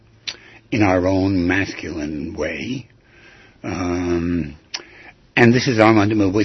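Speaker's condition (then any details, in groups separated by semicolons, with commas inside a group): No condition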